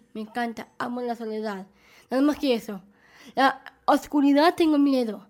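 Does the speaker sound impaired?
Yes: Down syndrome; present from birth.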